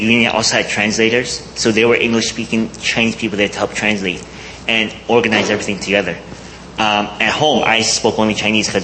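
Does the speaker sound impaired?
Yes: cleft palate; congenital cleft palate.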